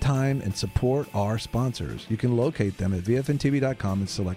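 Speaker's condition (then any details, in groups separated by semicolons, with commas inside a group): No condition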